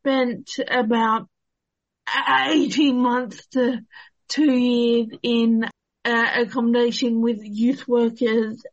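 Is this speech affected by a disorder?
Yes: cerebral palsy; worsened at start of year 12.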